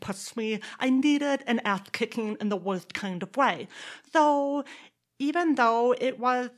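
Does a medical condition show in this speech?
Yes: deafness; accent from deafness combined with Texas upbringing, speaks intelligibly.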